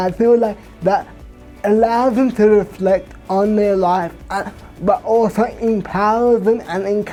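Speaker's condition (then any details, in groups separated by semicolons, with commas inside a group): Cerebral palsy; from birth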